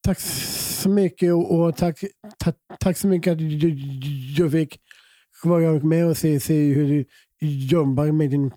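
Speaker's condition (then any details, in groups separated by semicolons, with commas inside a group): Down syndrome; present from birth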